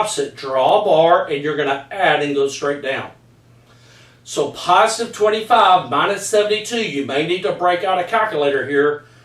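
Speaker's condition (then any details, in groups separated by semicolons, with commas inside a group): No condition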